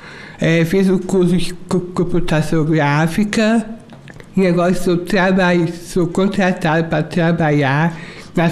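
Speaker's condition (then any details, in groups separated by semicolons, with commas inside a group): Down syndrome; adult aged 26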